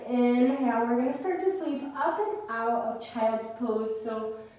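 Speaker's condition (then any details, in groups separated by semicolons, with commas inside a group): No condition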